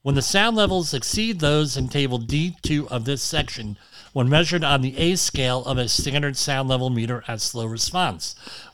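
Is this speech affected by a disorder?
Yes: cleft lip and palate; couldn't be understood before speech therapy.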